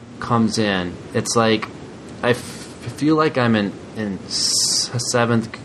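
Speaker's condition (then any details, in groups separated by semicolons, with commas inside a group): Stuttering; much struggle at certain times, still hard talking with boss sometimes; described as calm way to stutter; stutters openly, stronger than usual lately, exhausting; repeated sounds, prolonged sounds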